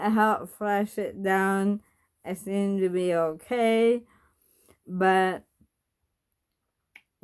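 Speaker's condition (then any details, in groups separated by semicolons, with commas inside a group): Bulbar ALS; bulbar onset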